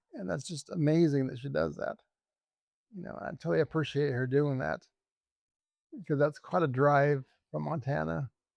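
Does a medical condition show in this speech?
Yes: ALS; genetic form; voice still present, voice banked, attends speech therapy.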